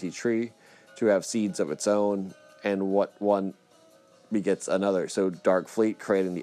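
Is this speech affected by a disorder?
No.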